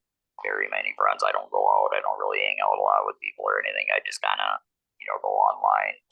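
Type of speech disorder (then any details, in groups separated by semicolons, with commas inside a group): Electrolarynx speech; laryngectomy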